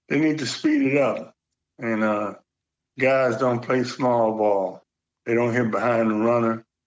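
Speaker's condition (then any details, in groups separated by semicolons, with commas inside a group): Parkinson's; age 70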